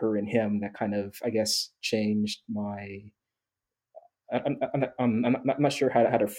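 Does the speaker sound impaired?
Yes: stuttering; onset at age 10, worse when trying to impress or rushing, absent when singing or self-talk; stuttered during recording, reset by stopping, backing up, slowing rate; stutters when speaking too fast, muddy jumble, pauses, backs up, slows rate; here repeated sounds, repeated words.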